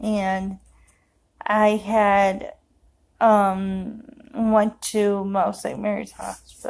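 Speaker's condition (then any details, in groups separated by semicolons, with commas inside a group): Cerebral palsy; affects walking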